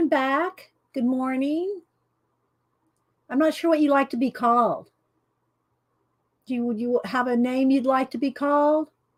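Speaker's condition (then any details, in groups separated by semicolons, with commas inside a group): No condition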